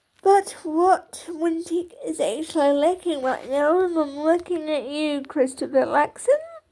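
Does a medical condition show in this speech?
Yes: cerebral palsy.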